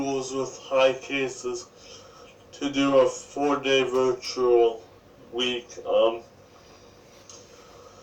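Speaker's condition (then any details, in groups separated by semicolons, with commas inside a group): Cerebral palsy; speech may be hard to understand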